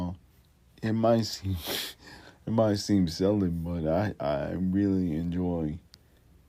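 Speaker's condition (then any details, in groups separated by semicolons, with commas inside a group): Multiple sclerosis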